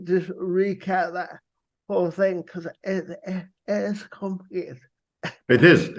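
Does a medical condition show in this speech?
Yes: cerebral palsy.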